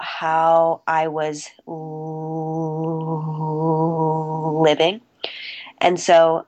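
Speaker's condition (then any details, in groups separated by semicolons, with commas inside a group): Stuttering; covert since childhood, immediate onset soon after starting to talk, school therapy from kindergarten, private therapist; recovering covert, still stutters, American Institute for Stuttering 3-week intensive program, fluency shaping techniques; formerly word switching and avoiding, held back stutters, pushed words out, appeared out of breath; blocks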